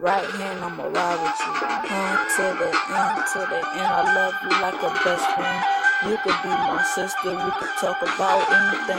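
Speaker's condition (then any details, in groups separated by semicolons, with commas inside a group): No condition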